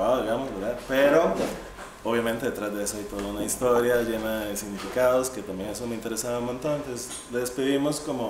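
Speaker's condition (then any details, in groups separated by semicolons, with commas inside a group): No condition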